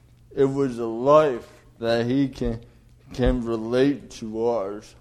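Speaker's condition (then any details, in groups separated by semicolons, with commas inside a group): Cerebral palsy; delayed development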